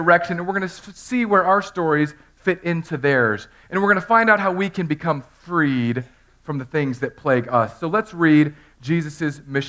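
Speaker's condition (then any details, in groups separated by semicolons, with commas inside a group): No condition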